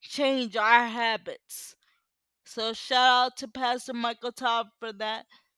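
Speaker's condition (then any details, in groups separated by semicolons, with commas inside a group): Cerebral palsy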